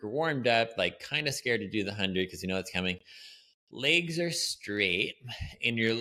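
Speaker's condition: No condition

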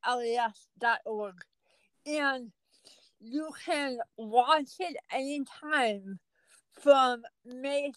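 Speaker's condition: Cerebral palsy; speech affected

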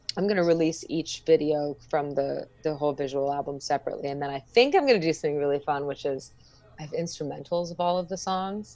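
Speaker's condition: No condition

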